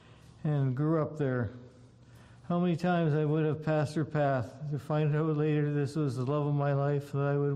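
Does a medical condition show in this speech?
Yes: Parkinson's disease; memory and balance difficulties.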